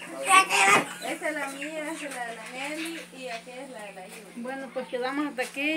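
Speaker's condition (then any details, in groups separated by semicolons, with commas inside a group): No condition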